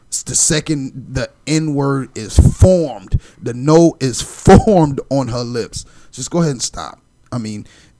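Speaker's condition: No condition

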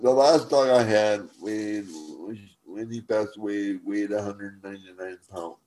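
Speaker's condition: Cerebral palsy; present from birth, uses wheelchair for mobility, cannot climb stairs, jumps when startled

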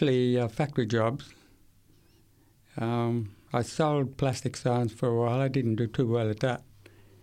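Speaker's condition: Severe to profound hearing loss, acquired, from meningitis at age 8; decades since onset, uses hearing aids, struggles to follow fast speech and lecturers facing away

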